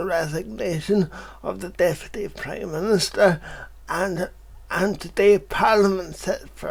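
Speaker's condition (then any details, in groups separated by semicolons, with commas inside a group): Cerebral palsy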